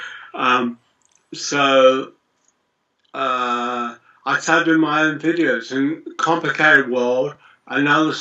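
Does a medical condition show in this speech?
Yes: multiple sclerosis.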